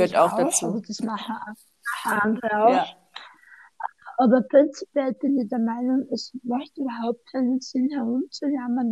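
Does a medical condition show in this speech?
Yes: tongue cancer surgery.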